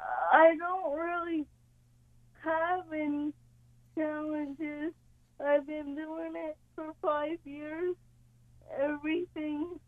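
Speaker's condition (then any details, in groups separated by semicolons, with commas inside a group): Cerebral palsy; yoga exercises including breathing, cobra, side-to-side stretches, forward and back bends, kinesiologist twice weekly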